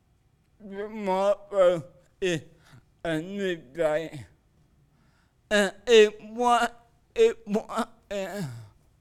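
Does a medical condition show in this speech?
Yes: cerebral palsy.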